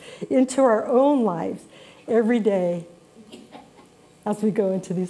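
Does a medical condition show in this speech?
No.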